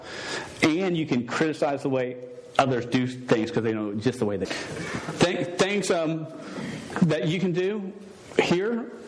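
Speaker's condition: Stuttering; long-standing stutter, present over 24 years, once fought calling to teach because unable to talk; says words would come out all wrong and different if he tried witnessing speech; repeated words, prolonged sounds

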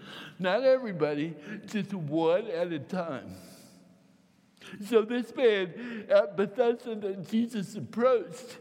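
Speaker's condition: Cerebral palsy, mild; hand tremor

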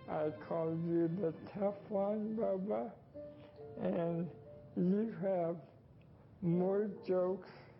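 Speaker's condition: ALS; voice tough to understand

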